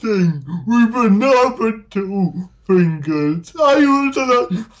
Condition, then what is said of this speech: Dysarthria. Actually, doing stand-up has made my dysarthria a lot better.